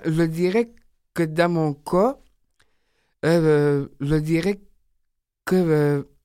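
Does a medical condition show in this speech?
Yes: Down syndrome; age 30.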